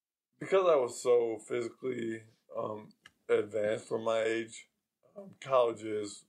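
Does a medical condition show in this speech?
Yes: ALS.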